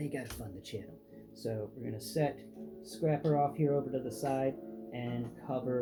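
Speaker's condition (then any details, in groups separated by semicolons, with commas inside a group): No condition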